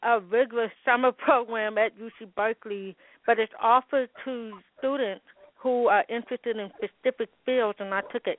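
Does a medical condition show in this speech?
Yes: hearing loss with speech impediment; congenital hearing loss, umbilical cord wrapped around neck at birth, hearing aids since 15 months; speech impediment caused by hearing loss.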